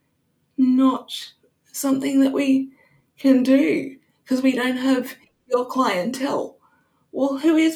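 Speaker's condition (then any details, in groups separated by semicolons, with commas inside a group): Cerebral palsy; speech higher on bad days, people on cam often think drunk at first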